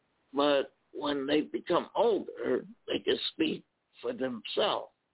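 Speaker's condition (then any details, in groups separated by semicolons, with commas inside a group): Spasmodic dysphonia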